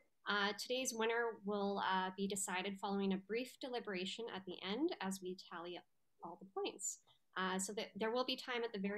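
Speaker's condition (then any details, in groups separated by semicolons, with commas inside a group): No condition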